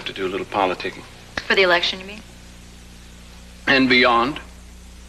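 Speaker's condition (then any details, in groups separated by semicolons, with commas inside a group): No condition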